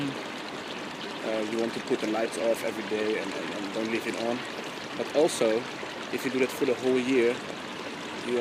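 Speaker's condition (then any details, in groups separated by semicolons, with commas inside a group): No condition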